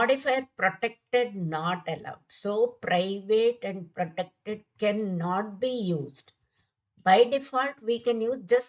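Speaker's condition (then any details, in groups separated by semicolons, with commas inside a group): No condition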